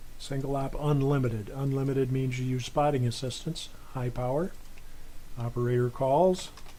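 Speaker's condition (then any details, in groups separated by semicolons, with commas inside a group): No condition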